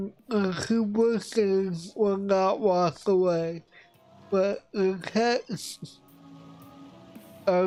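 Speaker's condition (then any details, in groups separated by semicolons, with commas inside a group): Cerebral palsy; affects voice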